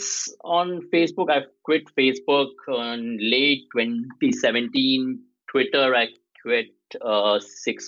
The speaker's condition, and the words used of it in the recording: Stuttering. I just like to say I'm a person who stutters, so I may block on some words or repeat sounds.